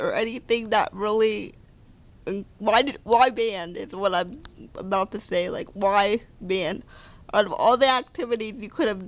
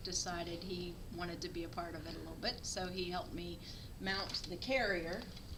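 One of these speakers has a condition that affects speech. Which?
The first: cerebral palsy; affects speech.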